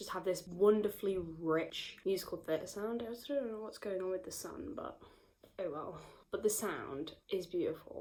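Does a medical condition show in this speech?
No.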